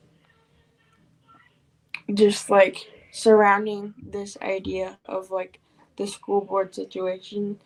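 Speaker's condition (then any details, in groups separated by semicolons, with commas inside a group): Cerebral palsy; from birth, wheelchair user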